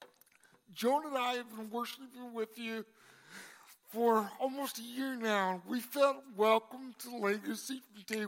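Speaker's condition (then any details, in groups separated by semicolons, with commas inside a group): Cerebral palsy; congenital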